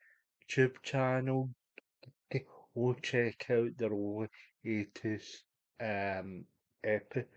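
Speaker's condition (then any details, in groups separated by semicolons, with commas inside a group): Cerebral palsy; unable to walk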